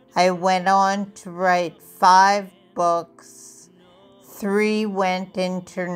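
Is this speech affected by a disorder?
Yes: multiple sclerosis; diagnosed at age 17.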